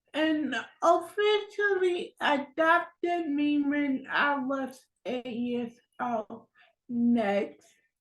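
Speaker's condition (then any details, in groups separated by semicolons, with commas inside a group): Cerebral palsy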